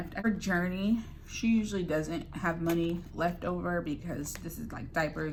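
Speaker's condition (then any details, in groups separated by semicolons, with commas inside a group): No condition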